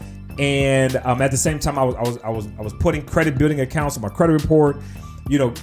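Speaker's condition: No condition

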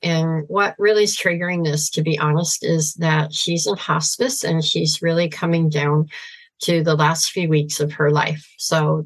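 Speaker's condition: Severe cleft palate, cleft lip and palate

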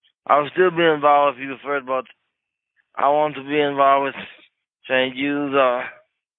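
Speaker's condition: Cerebral palsy; wheelchair user

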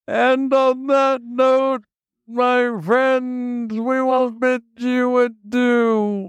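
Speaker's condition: Parkinson's disease, young onset; diagnosed at age 35, urinary incontinence with symptom fluctuations, urologist prescribed various drugs, largely relieved; symptoms fluctuate and flare unpredictably, worsened by stress

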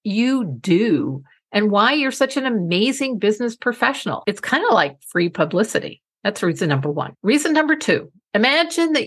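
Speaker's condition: No condition

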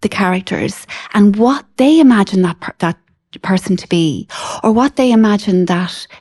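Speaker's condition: No condition

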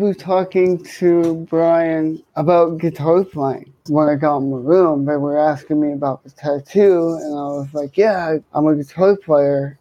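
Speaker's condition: Cerebral palsy, hemiplegia

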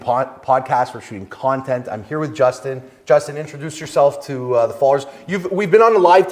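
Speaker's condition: No condition

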